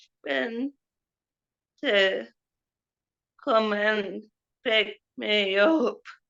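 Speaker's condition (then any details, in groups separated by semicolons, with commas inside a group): Cerebral palsy; affects speech and mobility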